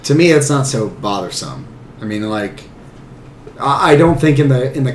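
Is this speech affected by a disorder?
No.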